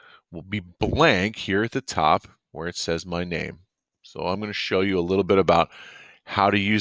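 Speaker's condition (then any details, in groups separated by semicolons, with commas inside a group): No condition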